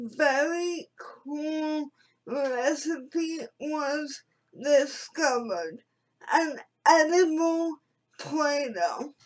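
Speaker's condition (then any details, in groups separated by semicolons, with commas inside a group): Cerebral palsy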